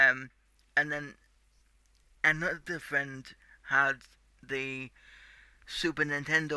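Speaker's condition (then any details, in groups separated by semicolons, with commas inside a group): Cerebral palsy; tight muscles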